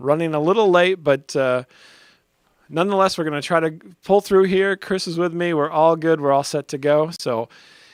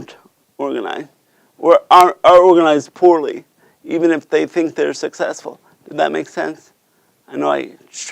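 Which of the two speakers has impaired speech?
The second: cerebral palsy.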